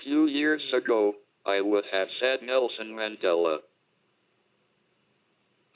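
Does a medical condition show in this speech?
Yes: motor neuron disease (ALS), through a speech-generating device; diagnosed during phd at cambridge university, progressive weakness, muscle wastage, walking difficulty; body hardly works at all, causes discomfort.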